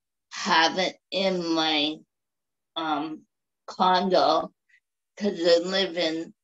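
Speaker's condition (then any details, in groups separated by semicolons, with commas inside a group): Cerebral palsy; birth oxygen deprivation, from birth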